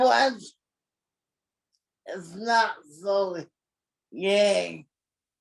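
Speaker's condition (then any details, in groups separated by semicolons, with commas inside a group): Cerebral palsy; from birth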